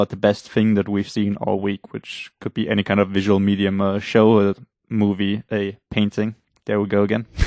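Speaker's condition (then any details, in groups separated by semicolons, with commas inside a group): No condition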